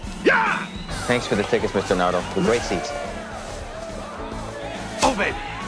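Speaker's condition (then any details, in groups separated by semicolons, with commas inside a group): No condition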